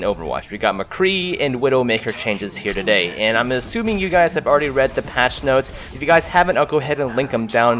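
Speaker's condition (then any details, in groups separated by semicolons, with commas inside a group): No condition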